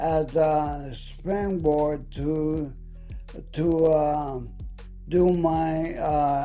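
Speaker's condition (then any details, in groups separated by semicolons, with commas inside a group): ALS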